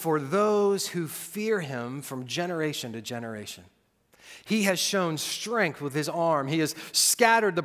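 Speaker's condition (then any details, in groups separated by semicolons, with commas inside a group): No condition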